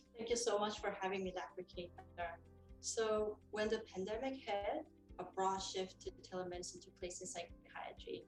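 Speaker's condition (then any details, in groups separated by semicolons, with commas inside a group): No condition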